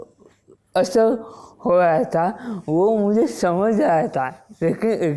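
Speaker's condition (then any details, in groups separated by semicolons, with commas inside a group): Wilson's disease; onset at age 16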